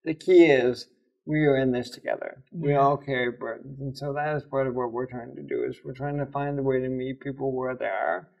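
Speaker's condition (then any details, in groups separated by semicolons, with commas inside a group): ALS; voice and hands affected; voice affected, voice changes about a year after onset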